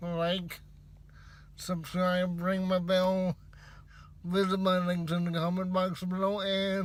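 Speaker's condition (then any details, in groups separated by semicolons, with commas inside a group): Cerebral palsy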